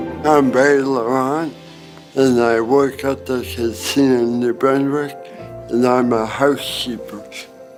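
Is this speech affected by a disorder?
Yes: cerebral palsy; from birth.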